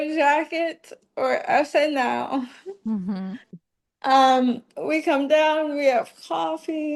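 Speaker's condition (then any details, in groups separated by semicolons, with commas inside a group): ALS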